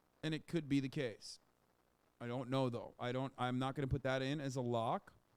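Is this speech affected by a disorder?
No.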